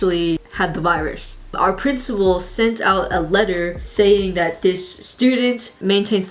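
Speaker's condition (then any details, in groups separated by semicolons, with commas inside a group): No condition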